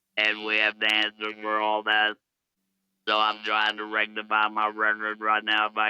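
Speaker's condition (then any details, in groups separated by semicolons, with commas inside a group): Laryngectomy, electrolarynx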